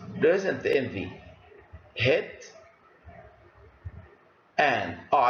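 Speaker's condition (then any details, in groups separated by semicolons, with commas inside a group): No condition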